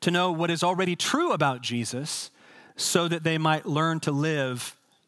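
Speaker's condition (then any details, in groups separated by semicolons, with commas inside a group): No condition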